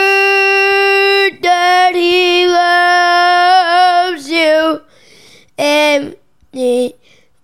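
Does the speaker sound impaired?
Yes: Williams syndrome; genetic cause, diagnosed by geneticist after specialist referral, ear tubes placed at Children's Hospital; eight years old, former speech therapist Martha Davis, Bell Center, early physical and occupational therapy.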